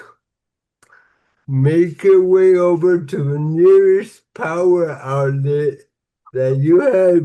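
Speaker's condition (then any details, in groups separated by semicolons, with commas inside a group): Cerebral palsy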